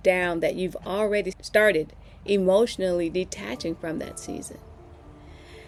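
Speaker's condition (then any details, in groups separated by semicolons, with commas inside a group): No condition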